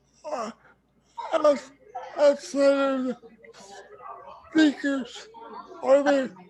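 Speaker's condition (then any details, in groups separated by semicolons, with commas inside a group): Cerebral palsy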